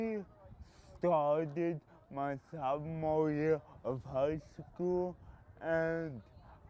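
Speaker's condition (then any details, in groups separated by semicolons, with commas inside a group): Cerebral palsy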